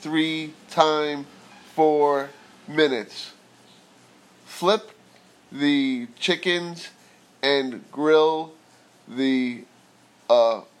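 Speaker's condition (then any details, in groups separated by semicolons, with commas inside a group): Aphasia after stroke; aphasia caused by stroke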